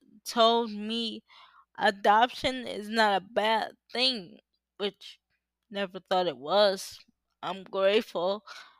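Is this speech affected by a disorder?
Yes: cerebral palsy; uses power wheelchair.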